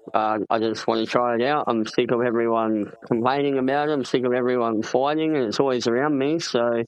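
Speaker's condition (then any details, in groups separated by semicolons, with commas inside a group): Cleft palate; congenital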